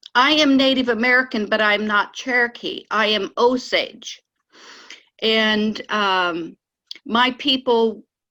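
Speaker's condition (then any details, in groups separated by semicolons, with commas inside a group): No condition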